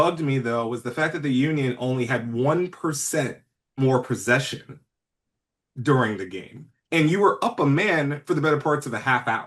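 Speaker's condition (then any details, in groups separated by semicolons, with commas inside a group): No condition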